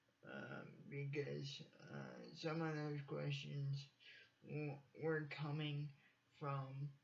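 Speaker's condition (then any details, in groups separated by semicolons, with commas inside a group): Cerebral palsy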